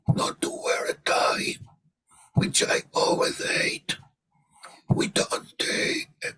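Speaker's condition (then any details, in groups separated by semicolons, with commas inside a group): Laryngectomy; speaks by pressing voice prosthesis, affected speaking, breathing, eating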